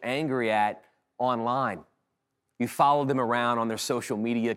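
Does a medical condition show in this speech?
No.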